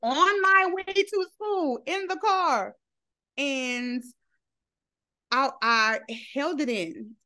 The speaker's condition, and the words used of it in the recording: Stuttering. I have always stuttered since I was 3 years old.